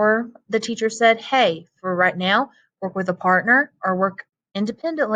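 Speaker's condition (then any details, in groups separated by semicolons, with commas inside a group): No condition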